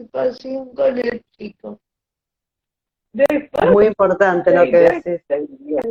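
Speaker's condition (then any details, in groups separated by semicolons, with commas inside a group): Cerebral palsy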